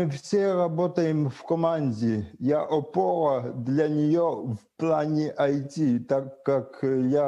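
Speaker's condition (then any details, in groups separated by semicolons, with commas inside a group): Cerebral palsy; wheelchair, spasticity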